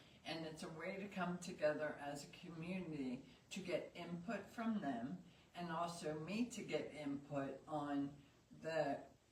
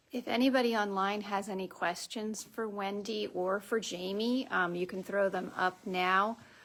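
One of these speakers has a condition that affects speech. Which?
The first: ALS; sporadic, earlier cervical surgery replacing three discs; slow progressor, walks, moves arms, hand weakness; cannot speak or breathe lying flat, still able to speak.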